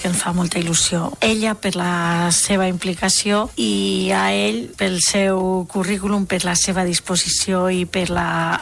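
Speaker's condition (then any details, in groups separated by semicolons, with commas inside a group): No condition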